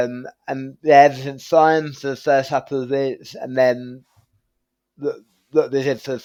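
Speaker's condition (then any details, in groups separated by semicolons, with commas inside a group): Tongue cancer surgery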